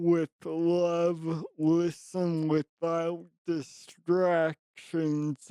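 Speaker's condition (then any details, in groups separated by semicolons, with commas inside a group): Traumatic brain injury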